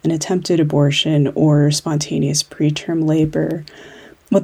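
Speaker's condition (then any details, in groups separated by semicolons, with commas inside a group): No condition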